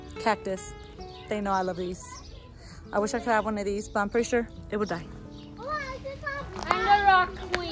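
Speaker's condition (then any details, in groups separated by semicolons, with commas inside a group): No condition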